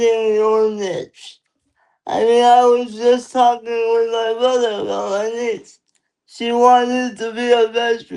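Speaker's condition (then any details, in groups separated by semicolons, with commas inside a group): Cerebral palsy; lifelong; limited energy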